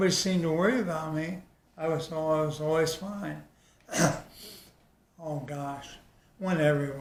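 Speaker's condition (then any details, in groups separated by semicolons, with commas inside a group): ALS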